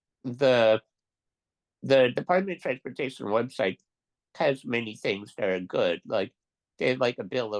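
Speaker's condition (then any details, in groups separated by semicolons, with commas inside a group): Duchenne muscular dystrophy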